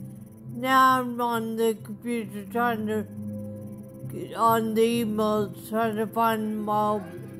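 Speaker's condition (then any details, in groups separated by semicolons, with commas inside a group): Traumatic brain injury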